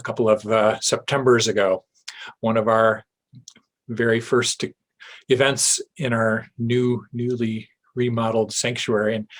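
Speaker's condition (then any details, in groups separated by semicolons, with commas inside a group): No condition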